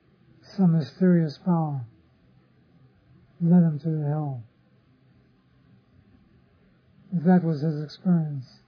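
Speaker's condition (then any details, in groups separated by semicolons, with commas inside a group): Parkinson's disease; others offer remedies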